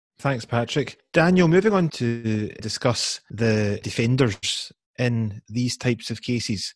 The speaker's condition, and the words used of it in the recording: No condition.